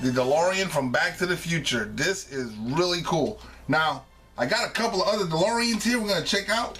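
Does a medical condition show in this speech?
No.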